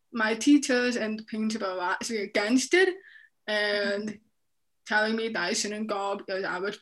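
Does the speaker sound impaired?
Yes: deafness; profound, noticed at 7 months, unknown cause, bilateral cochlear malformation, left cochlear implant at 3; left cochlear implant processor, right hearing aid, FM system, lip reads, masks hinder lip reading; speech therapy for speaking and listening in deaf and hard of hearing program.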